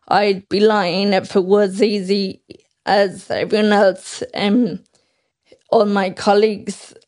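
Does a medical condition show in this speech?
Yes: Friedreich's ataxia; diagnosed age 12 by professor King, Temple Street, progressive, aggressive scoliosis, three spinal surgeries; age 28, fully wheelchair reliant, powered wheelchair, mild cardiomyopathy, burning foot nerve pain, severe fatigue; speech expected to disappear within years, synthetic voice, thickened liquids, possible ventilator expected.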